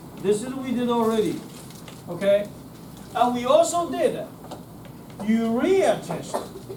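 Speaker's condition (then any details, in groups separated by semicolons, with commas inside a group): No condition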